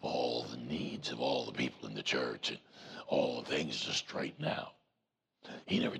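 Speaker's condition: Voice box removal needed; 35 treatments over about seven weeks

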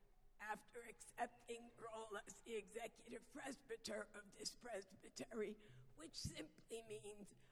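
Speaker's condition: Vocal dysphonia; vocal dysphonia diagnosed, has taken away ability to sing; noticeably sultry voice, not painful, lost singing ability, still able to speak

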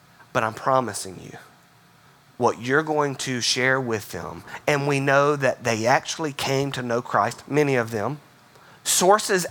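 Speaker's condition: No condition

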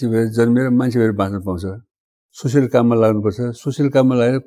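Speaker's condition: Parkinson's disease; sometimes hard to understand

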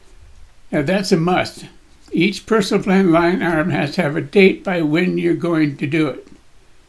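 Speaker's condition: Parkinson's disease; voice shakes, body shakes

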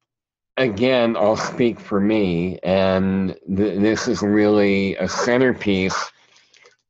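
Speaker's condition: Cleft palate; talked funny as a child

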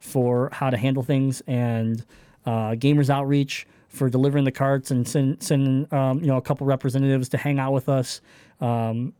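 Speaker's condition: Cleft palate; many surgeries

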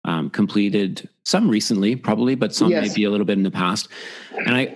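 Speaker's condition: No condition

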